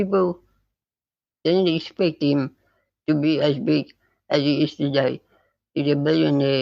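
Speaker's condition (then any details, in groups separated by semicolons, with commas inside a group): Spinal muscular atrophy type 2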